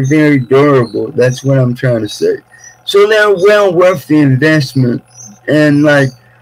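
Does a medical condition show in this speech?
Yes: cerebral palsy.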